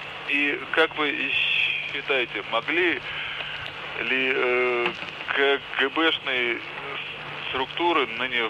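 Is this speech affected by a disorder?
Yes: stuttering; stuttering since childhood; on-air suggestion session by Юрий Лонго, caller expects effect to last only an hour, on-air phone anxiety suspected; slight stutter, fluent when repeating set phrases, stutter briefly stopped then returned; here repeated sounds, repeated words, prolonged sounds, blocks.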